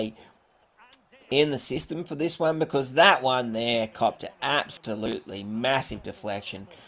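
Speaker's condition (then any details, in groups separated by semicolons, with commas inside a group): No condition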